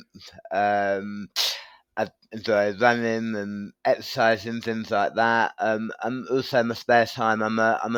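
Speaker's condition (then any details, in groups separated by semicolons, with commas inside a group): Tongue cancer surgery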